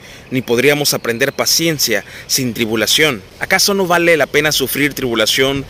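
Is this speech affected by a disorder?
No.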